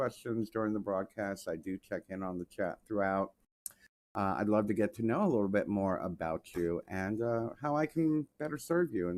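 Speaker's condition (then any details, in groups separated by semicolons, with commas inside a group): No condition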